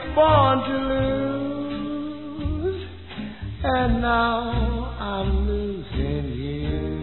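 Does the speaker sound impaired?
No.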